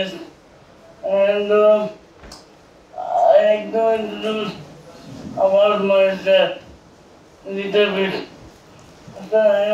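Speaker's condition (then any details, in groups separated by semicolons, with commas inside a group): Cerebral palsy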